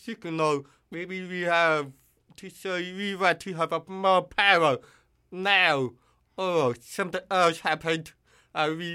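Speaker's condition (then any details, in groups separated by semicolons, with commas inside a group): Deafness; formerly hearing aids, now water-resistant cochlear implant with ear hook, cannot follow distant speakers; voice distorted when screaming at full volume, needs others' feedback on loudness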